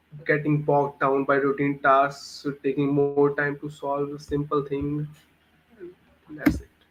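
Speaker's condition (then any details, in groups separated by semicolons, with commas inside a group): No condition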